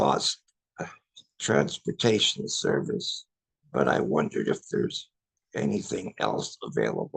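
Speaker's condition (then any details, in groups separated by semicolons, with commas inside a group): ALS; invasive ventilation at home; breathing supported by invasive ventilation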